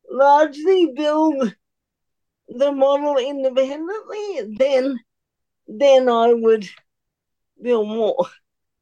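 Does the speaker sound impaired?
Yes: cerebral palsy; cerebral palsy greatly affecting hand function and muscle control, uses wheelchair, needs some help stabilizing.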